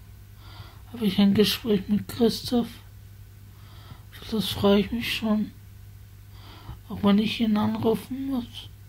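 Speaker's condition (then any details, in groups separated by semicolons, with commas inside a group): Spasticity from birth; multiple sclerosis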